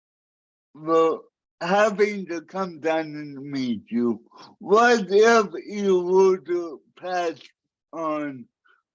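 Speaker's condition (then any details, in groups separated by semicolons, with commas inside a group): Cerebral palsy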